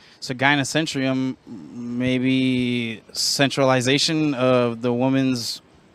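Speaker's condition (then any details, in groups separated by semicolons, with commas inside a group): No condition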